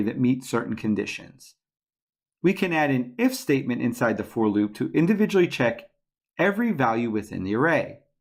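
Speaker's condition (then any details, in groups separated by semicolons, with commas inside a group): No condition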